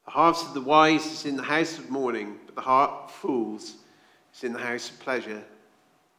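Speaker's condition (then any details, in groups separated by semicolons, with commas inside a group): No condition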